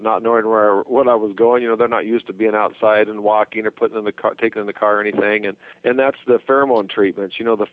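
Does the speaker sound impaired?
No.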